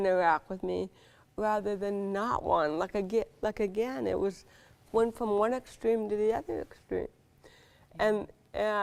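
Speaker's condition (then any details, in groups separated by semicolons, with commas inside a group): Cerebral palsy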